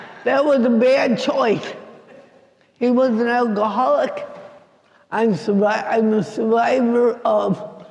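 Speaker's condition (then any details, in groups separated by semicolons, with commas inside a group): Cerebral palsy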